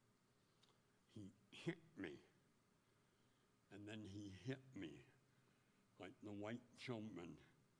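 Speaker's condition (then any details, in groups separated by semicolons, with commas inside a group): Speech impediment; mirror under lips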